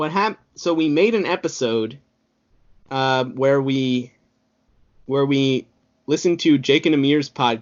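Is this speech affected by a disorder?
No.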